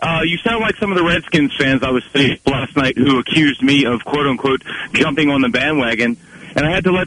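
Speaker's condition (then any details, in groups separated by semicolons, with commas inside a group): No condition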